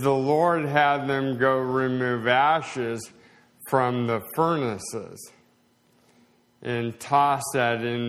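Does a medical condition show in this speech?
Yes: slowed speech, swallowing problems; progressive condition, prayed for over 4 years, speech and swallowing affected; reading down about 30 words per minute last year, 50 over two years.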